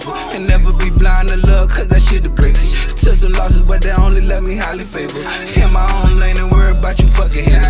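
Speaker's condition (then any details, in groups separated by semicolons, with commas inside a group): No condition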